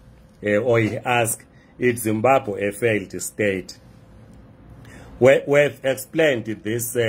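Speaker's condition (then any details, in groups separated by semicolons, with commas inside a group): No condition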